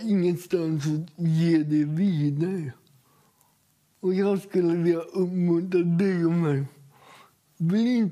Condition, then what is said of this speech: Cerebral palsy. Ni kanske bara trodde att jag talade danska.